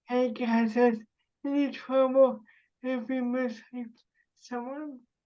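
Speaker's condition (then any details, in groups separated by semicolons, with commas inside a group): Cerebral palsy, spastic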